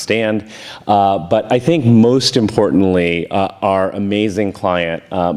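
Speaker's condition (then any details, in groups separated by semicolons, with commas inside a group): No condition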